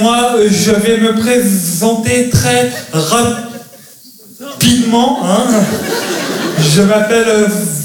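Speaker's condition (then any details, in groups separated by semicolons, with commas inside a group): Stuttering; stuttering from age four, first misdiagnosed as Gilles de la Tourette by psychiatrist; restarts sentence for listeners after a word proves hard, frequent filler 'hein'; certain words hard to say, could not say 'alors' as child, slow speech at school; prolonged sounds, blocks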